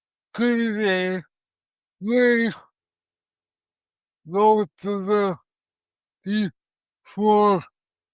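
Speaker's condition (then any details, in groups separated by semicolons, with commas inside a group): Cerebral palsy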